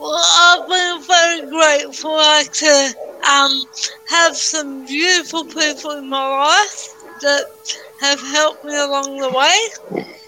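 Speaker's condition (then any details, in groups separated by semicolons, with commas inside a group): Cerebral palsy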